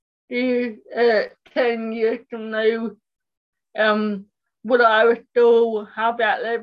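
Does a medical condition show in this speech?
Yes: cerebral palsy; left side affected, walking and dexterity difficulties, profoundly deaf, tightens easily, riding for disabled 15 years; speech impairment.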